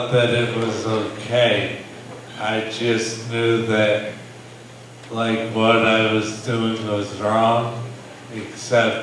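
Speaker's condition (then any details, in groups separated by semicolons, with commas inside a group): Brain injury; heroin overdose, impaired hand use; breath runs short during sentences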